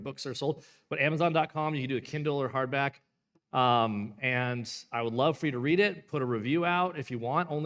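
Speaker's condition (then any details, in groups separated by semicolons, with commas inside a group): No condition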